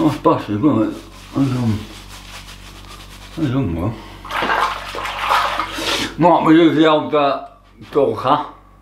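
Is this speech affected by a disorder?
Yes: tongue cancer.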